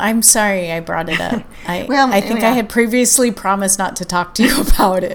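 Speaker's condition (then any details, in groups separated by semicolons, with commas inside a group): No condition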